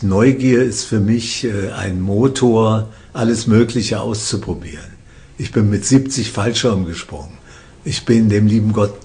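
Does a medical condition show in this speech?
Yes: Parkinson's disease; incurable, diagnosed by a psychiatrist, treated by professor Jens Volkmann in Würzburg, medication adjusts symptoms.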